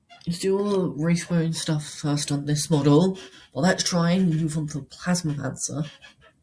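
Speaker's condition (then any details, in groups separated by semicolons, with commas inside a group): No condition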